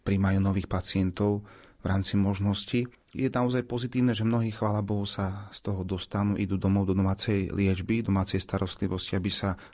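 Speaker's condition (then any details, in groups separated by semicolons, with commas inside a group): No condition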